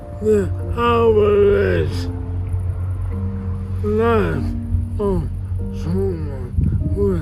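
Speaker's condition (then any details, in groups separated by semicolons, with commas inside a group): Amyotrophic lateral sclerosis; onset noticed in drawing, cognition unaffected, progressive decline; physical limitations, diagnosed at least 1.5 years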